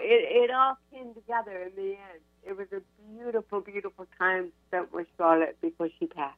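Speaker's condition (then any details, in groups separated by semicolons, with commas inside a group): Cerebral palsy; cerebral palsy from birth, diagnosed at UCLA, crutches, spinal cord surgery C1 to C7, titanium neck; ongoing Botox for chronic pain, constant brain signals cause pain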